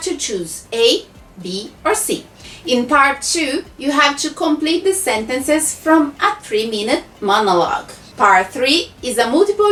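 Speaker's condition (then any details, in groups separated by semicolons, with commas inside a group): No condition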